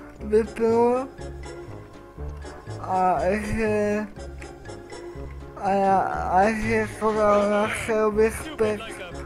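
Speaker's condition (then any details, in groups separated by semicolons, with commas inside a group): Cerebral palsy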